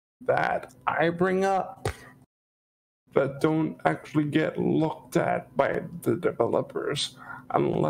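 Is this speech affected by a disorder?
Yes: cerebral palsy; quadriplegia, from birth, right side affected.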